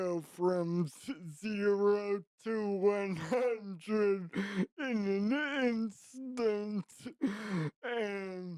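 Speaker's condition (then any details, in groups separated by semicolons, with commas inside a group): Traumatic brain injury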